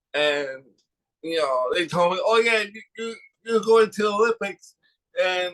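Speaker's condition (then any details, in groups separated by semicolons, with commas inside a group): Cerebral palsy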